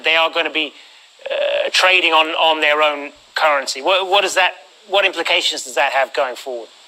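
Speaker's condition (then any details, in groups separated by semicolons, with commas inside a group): No condition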